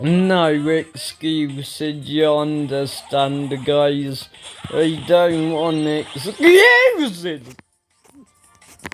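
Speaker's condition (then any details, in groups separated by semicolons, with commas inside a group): Ataxia; speech recently worse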